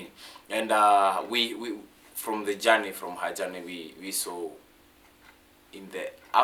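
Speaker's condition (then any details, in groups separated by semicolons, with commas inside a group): No condition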